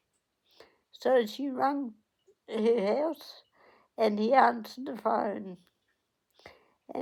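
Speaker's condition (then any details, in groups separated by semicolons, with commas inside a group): Cerebral palsy; onset at 8 days old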